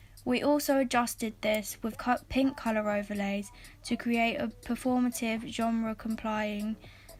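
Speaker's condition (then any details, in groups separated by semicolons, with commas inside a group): No condition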